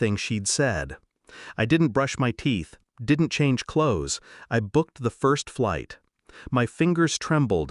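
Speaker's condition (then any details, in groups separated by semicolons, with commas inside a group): No condition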